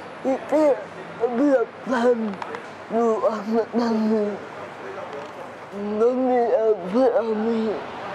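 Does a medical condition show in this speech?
Yes: cerebral palsy; cerebral palsy, from birth; difficulties with verbal communication.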